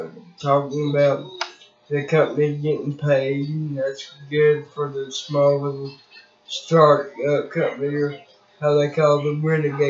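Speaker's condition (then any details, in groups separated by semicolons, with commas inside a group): Cerebral palsy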